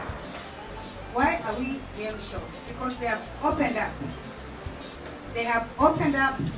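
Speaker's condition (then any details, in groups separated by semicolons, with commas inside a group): No condition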